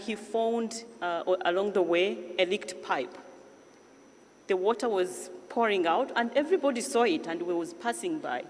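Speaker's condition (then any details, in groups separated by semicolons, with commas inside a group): No condition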